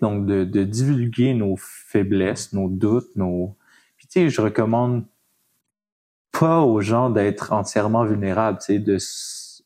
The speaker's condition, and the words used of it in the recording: Stuttering. Euh, parce que oui, lorsque je me sens bien et en confiance, je ne bégais pas.